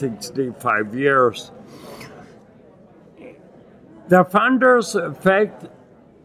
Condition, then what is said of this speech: Ataxia. My balance, my coordination of hands, obviously my dysarthria.